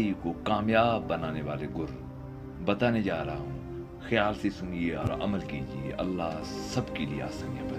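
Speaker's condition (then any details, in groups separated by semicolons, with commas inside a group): No condition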